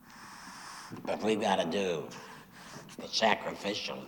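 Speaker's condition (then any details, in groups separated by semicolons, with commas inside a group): Laryngectomy after throat cancer; recurred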